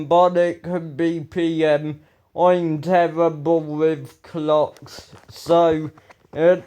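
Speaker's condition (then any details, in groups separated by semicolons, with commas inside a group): Ataxia; speech recently worse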